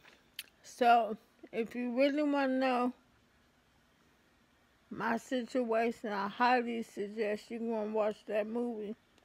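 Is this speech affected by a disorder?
Yes: ALS; affects hands.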